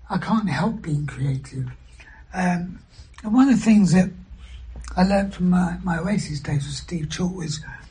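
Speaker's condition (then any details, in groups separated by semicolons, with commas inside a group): Throat cancer surgery, vocal injections; years after treatment, three vocal cord injections, swallow disorder, chokes on food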